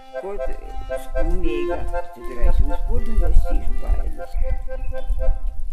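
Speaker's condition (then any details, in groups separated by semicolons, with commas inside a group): No condition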